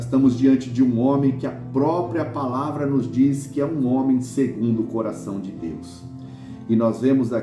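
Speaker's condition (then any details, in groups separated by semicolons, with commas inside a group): No condition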